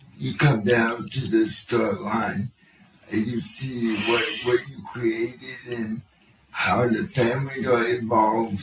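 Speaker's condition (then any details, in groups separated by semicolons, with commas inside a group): Cerebral palsy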